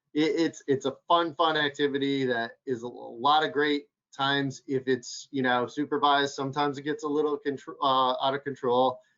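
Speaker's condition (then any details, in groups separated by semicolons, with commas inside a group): No condition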